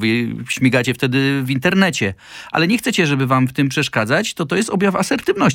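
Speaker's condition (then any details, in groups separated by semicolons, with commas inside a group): No condition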